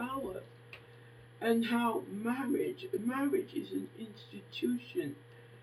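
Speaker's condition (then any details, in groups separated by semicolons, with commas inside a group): Facial palsy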